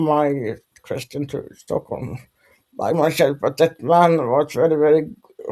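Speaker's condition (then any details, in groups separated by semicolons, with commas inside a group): Dystonia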